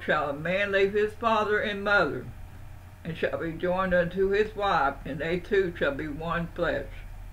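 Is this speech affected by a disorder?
Yes: Parkinson's.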